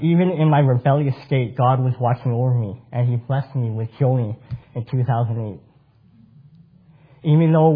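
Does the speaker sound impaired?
Yes: cleft palate; congenital cleft palate.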